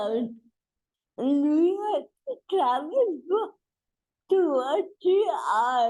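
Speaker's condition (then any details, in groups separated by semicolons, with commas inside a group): Cerebral palsy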